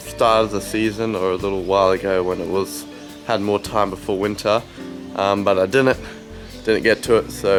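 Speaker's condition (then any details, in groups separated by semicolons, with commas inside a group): No condition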